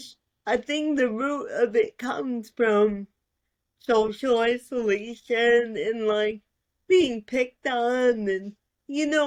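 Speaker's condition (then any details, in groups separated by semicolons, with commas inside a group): Cerebral palsy; voice affected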